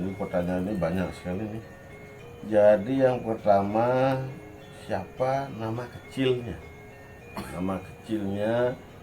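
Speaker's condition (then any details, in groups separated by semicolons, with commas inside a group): No condition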